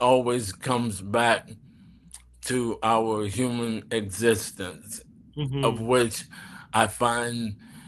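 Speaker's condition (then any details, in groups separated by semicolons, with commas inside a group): ALS; throat muscles affected, speech slowed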